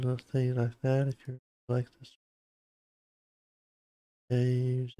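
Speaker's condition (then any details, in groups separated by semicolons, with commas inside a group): Parkinson's disease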